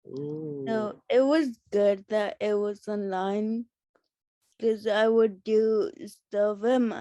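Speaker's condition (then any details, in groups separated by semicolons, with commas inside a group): Friedreich's ataxia; slurred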